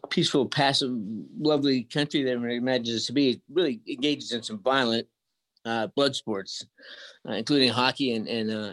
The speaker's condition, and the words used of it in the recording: Parkinson's disease. Well, speech, clearly I can be halting.